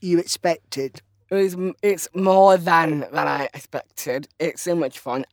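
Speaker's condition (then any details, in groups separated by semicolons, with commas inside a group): Down syndrome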